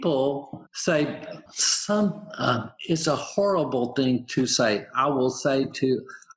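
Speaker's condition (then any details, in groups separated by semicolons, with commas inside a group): Aphasia, apraxia, dysarthria after stroke; practices speech four hours daily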